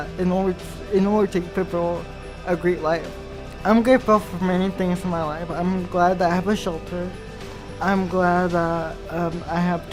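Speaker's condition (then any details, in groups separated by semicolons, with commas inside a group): Cerebral palsy; ankles and arms affected; diagnosed early childhood, not talking or walking; slight slur, speech therapy in childhood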